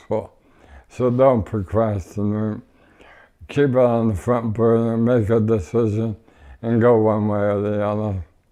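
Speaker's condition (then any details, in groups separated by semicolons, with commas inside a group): ALS; no tracheostomy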